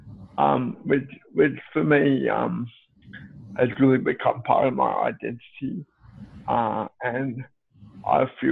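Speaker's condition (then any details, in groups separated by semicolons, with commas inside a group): Cerebral palsy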